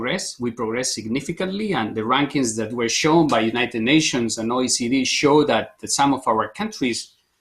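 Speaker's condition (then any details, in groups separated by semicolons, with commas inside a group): No condition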